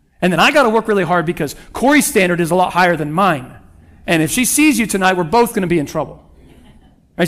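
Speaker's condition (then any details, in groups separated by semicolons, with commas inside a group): No condition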